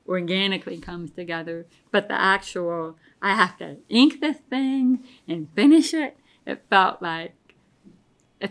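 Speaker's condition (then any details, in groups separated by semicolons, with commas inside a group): Deafness; pretty bad tinnitus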